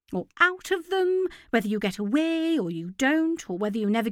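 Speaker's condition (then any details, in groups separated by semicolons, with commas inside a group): No condition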